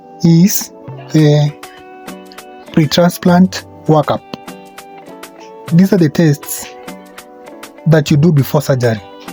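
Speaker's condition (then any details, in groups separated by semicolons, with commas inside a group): No condition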